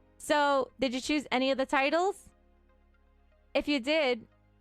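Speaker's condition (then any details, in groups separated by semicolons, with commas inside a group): No condition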